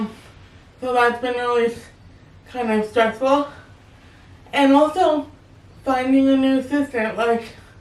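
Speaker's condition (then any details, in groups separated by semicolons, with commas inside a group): Cerebral palsy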